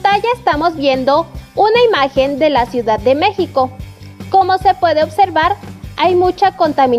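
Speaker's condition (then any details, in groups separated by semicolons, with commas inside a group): No condition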